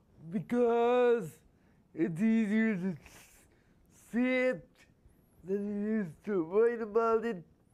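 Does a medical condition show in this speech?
Yes: spastic quadriplegia.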